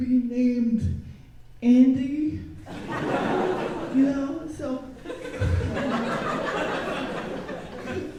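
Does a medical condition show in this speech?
Yes: cerebral palsy.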